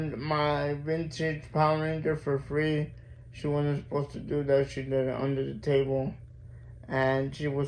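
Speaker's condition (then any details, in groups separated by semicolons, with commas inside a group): Mild cerebral palsy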